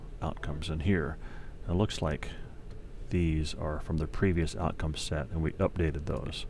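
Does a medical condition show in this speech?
No.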